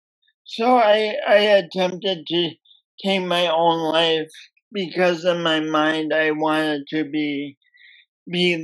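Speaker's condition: Speech impediment from birth; oxygen loss at birth

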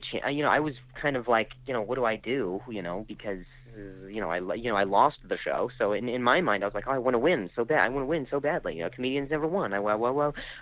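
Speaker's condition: Stutter; acquired stutter after traumatic brain injury and concussion from freak softball injury, motor skills also affected; stuttered speech; repeated sounds, repeated words

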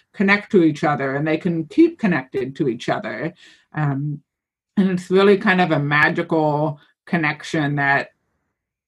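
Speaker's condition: Hearing loss with cochlear implant

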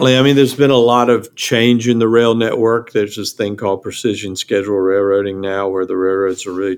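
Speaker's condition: No condition

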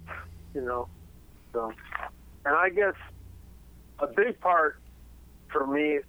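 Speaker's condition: Cerebellar ataxia; leg neuropathy pain

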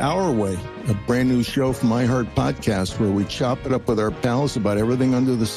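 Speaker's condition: No condition

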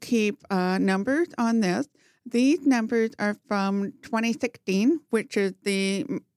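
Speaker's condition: Profound hearing loss; did not talk until age four

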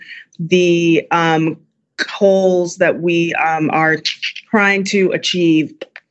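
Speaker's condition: Stutter; stutter since before public speaking, lifelong fear of talking to people; pronounced stutter, at times takes a couple of seconds to say words; prolonged sounds

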